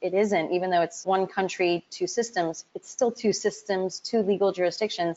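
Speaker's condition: No condition

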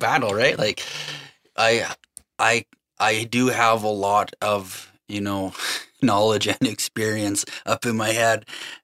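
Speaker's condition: Stutter; lifelong stutter; avoided talking whole life due to stutter; repeated words, blocks

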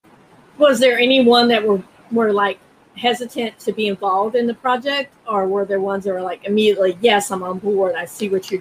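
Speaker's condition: No condition

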